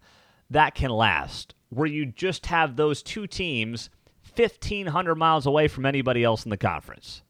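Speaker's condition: No condition

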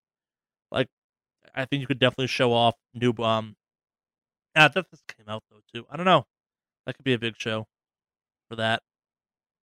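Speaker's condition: No condition

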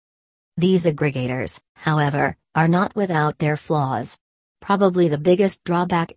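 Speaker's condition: No condition

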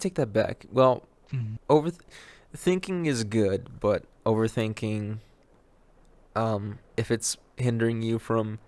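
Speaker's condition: No condition

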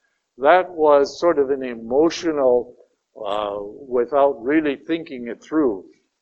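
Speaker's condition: No condition

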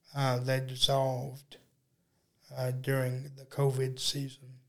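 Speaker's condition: Cerebral palsy; uses electric wheelchair

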